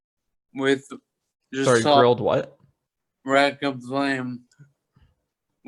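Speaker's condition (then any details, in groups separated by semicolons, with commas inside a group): Toxic leukoencephalopathy, locked-in syndrome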